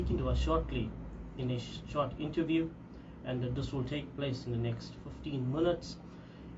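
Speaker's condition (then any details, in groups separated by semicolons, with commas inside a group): No condition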